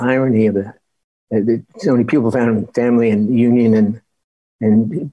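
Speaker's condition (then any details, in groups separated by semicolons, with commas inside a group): Parkinson's disease; Parkinson's for about 30 years, spinal tumor surgically removed to prevent paralysis; had to relearn walking mechanics after spinal surgery, still walks poorly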